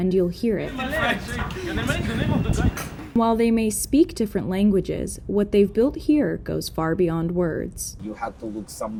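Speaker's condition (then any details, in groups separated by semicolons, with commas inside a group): No condition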